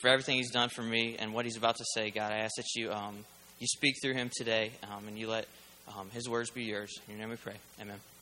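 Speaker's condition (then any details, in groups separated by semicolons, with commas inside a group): No condition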